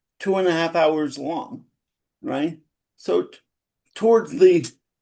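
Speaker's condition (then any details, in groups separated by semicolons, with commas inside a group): Cerebral palsy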